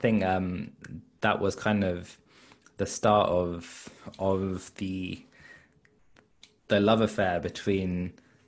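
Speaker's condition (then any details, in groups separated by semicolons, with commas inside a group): Stutter; blocking and freezing in childhood, fluent in drama performances, avoided class reading as teen; repeated sounds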